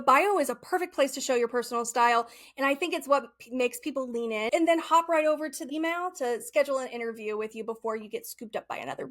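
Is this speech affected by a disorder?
No.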